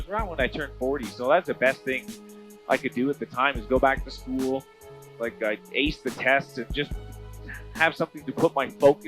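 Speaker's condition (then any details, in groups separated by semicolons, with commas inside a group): No condition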